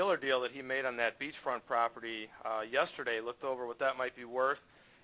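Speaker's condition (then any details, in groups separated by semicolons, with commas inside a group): No condition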